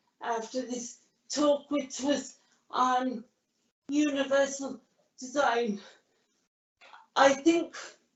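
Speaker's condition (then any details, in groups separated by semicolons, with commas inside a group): Cerebral palsy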